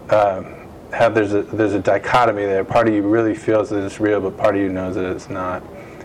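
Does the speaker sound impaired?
No.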